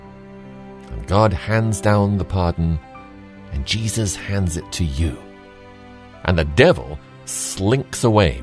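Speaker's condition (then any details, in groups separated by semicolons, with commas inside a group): No condition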